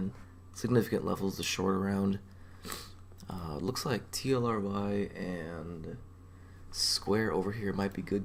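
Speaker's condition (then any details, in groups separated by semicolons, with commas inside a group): No condition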